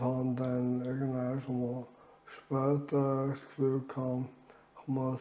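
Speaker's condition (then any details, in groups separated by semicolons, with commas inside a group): ALS; reduced air makes talking effortful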